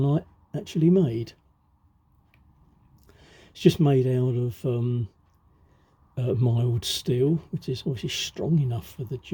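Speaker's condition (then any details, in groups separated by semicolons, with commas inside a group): No condition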